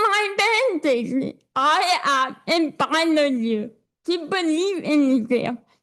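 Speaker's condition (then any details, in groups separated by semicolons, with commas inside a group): Cerebral palsy; affects hands and legs; lifelong therapy; speech affected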